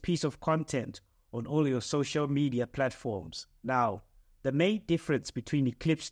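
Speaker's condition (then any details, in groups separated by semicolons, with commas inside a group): No condition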